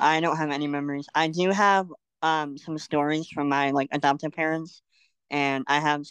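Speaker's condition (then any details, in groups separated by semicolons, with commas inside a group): Cleft lip and palate; congenital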